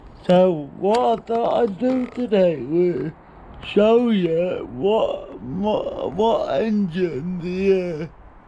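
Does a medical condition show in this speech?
Yes: cerebral palsy.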